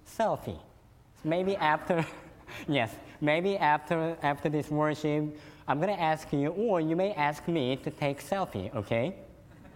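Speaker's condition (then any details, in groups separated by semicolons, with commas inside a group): Cleft lip and palate; fed formula and cow milk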